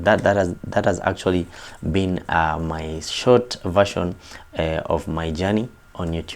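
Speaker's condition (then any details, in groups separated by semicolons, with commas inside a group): No condition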